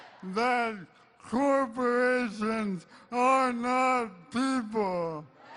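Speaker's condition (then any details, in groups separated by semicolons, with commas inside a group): ALS; diagnosed 2 years ago, paralysis spreading through whole body; weak voice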